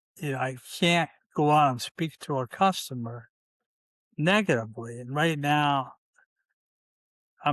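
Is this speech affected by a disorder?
Yes: ALS, C9 mutation; limb onset in fingers.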